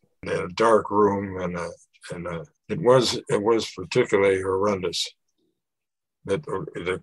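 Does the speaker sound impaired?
Yes: stroke; stroke shortly before recording; speech inhibited by stroke, may sound different.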